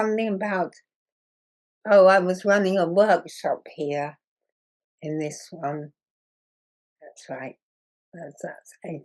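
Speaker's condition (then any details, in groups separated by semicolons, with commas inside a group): Muscular dystrophy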